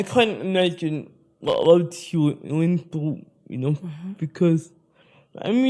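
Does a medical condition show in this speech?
Yes: spastic cerebral palsy.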